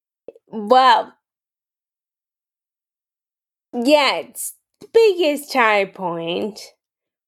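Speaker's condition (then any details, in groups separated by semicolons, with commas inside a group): Friedreich's ataxia; rare progressive, form of muscular dystrophy, diagnosed at 17, initially mild, Muscular Dystrophy Association for braces; ambulatory until about 21, then wheeled mobility, over 10 years since diagnosis, unsure if still mild; some speech issues, less pronounced than in others with Friedreich's ataxia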